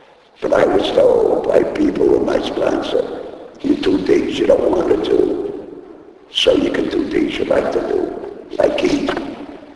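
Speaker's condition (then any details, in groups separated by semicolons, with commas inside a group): Laryngectomy; needs thumb to talk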